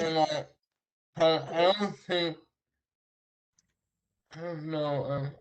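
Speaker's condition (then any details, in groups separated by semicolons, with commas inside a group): Traumatic brain injury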